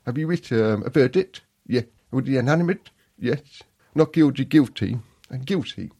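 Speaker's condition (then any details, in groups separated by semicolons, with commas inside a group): Profound deafness; born profoundly deaf, cochlear implant giving limited hearing, lip-reads, hearing parents; learnt to speak rather than sign as child, hard work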